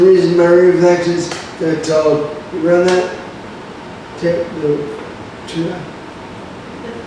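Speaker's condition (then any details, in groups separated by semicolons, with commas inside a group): Brain injury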